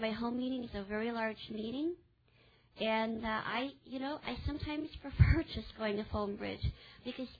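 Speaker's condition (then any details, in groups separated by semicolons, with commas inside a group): Cleft palate; congenital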